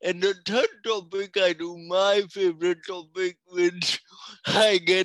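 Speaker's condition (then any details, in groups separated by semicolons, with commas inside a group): Cerebral palsy; from birth, breech birth complications, affects walking, speech and coordination, not mentally affected, no cure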